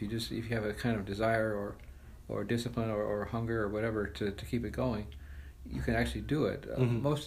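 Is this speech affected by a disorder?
Yes: Parkinson's disease.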